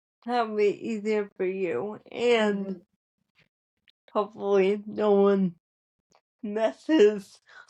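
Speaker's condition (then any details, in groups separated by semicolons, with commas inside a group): Cerebral palsy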